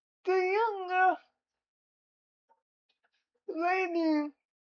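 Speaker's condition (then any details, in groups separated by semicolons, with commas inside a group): Cerebral palsy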